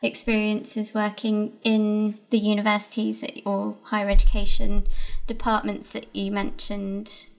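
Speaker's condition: No condition

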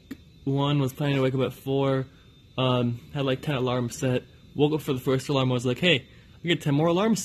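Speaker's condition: No condition

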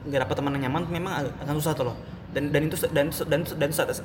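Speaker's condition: Stuttering; stuttering since primary school grade 3, self-affirmations with mixed effect, therapist advice in Indonesian Stutter group; frequent whole-word and phrase repetitions, part-word repetitions, many fillers and hesitations; worse when uncomfortable, meeting new people, tired or ill; fluent when relaxed and comfortable; repeated words

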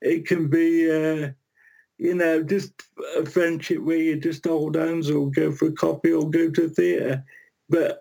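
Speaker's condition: Cerebral palsy; from birth

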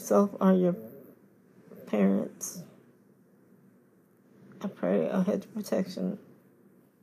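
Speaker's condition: Cerebral palsy; confined to wheelchair

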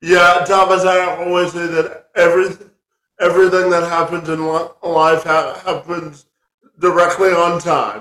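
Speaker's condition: Spastic quadriplegia cerebral palsy; congenital

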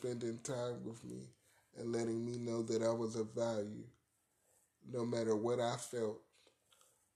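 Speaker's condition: Cerebral palsy; arthritis

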